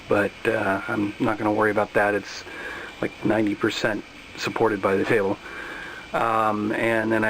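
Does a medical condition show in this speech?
No.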